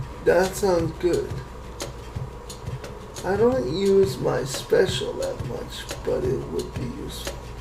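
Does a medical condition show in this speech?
Yes: cerebral palsy.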